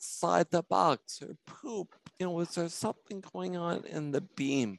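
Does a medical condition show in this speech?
Yes: spinocerebellar ataxia; genetic cause, puzzled doctors for almost 40 years before diagnosis; symptoms for over 40 years, no definitive treatment, self-experimenting on own symptoms.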